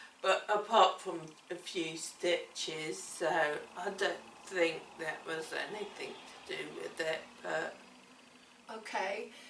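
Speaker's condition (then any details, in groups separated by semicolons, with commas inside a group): Cerebellar ataxia; affects coordination, speech and swallowing, curvature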